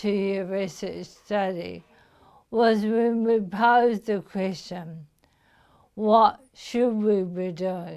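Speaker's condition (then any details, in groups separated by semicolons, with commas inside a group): Motor neuron disease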